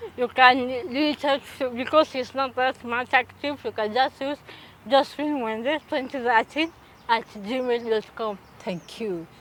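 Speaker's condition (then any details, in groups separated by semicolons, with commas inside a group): Cerebral palsy; from birth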